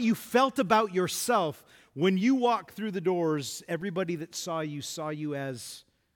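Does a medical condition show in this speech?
No.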